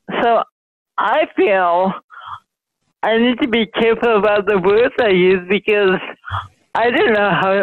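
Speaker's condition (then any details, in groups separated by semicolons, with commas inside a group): Mild cerebral palsy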